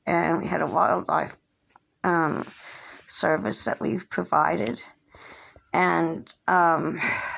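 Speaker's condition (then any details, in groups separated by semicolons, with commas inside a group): Cerebral palsy; since birth, hand tremors; age 57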